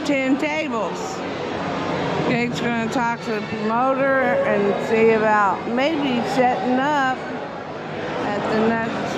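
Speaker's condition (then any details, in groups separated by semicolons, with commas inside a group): No condition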